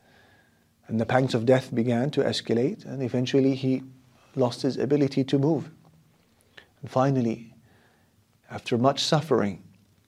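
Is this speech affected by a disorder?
No.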